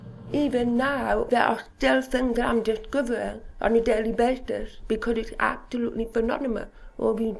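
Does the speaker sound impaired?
Yes: deafness (Usher syndrome), Usher syndrome, profound deafness from birth; born profoundly deaf, eyesight threatened, hearing aids from age two, cochlear implants at forty; over a year since cochlear implants activated, implants working, still learning everyday sounds.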